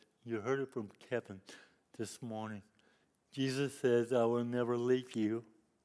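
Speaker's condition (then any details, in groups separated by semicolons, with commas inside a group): Cerebral palsy; lifelong disability since youth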